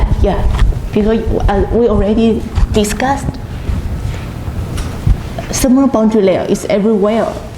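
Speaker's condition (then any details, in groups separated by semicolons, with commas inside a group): No condition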